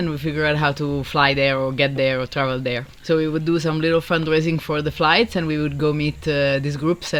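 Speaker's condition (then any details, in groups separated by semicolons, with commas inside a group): No condition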